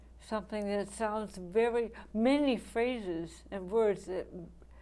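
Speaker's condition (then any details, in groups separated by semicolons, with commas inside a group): ALS; right hand onset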